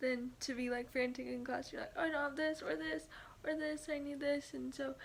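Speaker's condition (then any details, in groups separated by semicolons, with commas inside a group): Cerebral palsy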